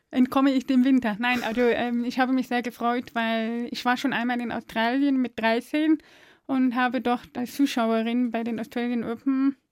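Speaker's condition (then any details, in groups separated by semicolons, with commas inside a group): Deafness; deaf since birth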